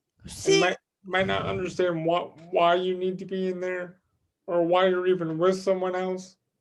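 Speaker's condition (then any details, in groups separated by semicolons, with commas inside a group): Cerebral palsy; premature birth, oxygen lack to right brain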